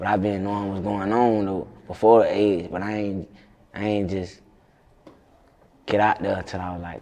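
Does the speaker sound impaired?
No.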